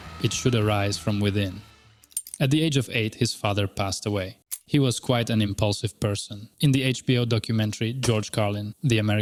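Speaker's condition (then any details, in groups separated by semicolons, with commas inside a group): No condition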